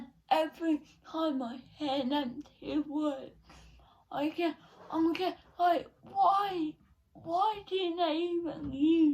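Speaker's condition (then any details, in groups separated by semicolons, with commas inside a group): Cerebral palsy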